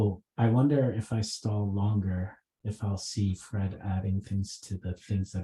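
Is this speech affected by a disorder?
No.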